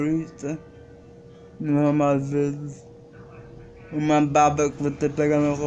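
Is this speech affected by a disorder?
Yes: cerebral palsy.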